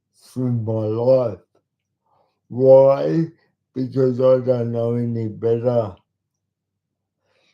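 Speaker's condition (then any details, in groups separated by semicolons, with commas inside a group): Cerebral palsy; talks slowly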